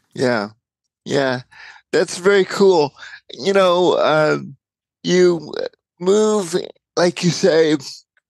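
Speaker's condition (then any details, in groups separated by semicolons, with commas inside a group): Cerebral palsy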